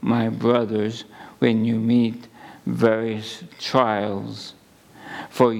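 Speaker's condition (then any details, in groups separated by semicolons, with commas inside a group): ALS; at least a couple of months since diagnosis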